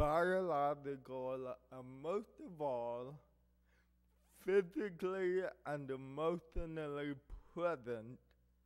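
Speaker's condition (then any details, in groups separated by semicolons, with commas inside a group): Cerebral palsy; affects hearing and speech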